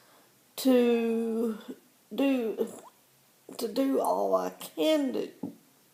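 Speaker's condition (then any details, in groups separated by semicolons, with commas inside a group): Cerebral palsy; predicted at birth to probably not speak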